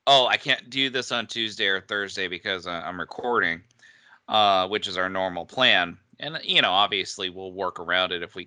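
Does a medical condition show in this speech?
No.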